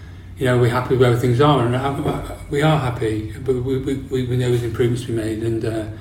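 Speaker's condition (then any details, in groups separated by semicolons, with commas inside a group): Parkinson's disease; degenerative neurological condition, brain lacks dopamine, symptoms about three years before diagnosis, no cure; years since diagnosis, on medication, walking affected, medication helps standing, symptoms worse when inactive; quieter, mumbles a lot, new since onset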